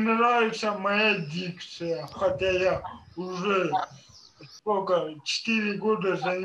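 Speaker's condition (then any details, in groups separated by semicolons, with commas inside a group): Cerebral palsy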